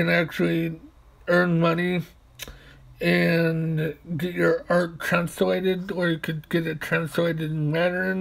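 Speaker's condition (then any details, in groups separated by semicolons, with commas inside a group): Mobius syndrome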